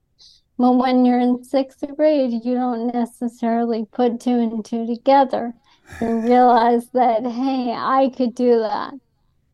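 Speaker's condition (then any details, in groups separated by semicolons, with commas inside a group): ALS; diagnosed within about past year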